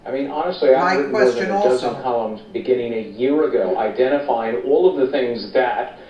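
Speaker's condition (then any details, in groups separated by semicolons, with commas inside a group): No condition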